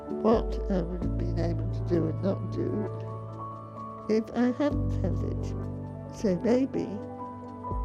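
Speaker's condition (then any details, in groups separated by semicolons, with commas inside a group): Pompe disease, late onset; Pompe disease, neuromuscular, enzyme at half normal; diagnosed 2.5 years ago, enzyme infusions, night BiPAP, wheelchair; breathing weakened, stopped singing, talking very tiring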